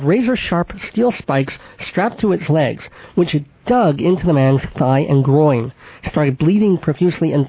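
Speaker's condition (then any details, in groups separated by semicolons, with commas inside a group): Cleft palate with lisp; sibilant s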